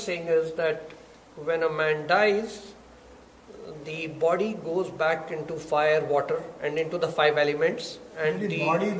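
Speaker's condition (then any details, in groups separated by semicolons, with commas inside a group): No condition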